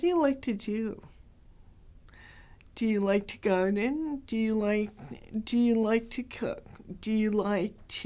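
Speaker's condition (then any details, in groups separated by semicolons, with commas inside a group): Cerebral palsy, mild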